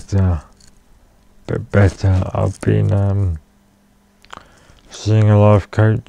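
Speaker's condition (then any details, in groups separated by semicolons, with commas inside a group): Cerebral palsy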